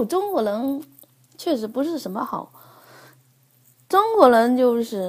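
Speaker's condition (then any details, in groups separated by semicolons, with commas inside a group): No condition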